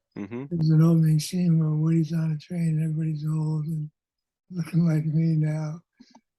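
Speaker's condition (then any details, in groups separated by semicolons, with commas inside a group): Parkinson's disease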